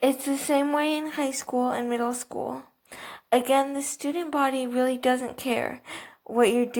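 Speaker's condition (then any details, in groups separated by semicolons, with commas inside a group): Cerebral palsy, athetoid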